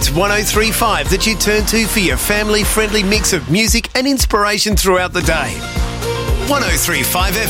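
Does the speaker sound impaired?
No.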